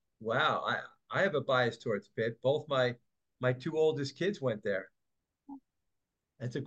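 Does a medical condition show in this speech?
No.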